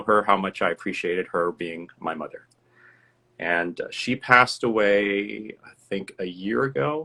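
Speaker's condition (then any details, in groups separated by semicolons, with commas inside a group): No condition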